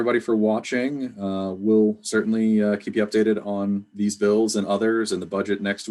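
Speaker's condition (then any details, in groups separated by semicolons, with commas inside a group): No condition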